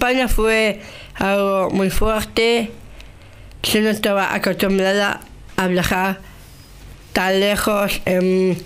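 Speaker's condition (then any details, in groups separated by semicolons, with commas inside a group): Down syndrome; age 35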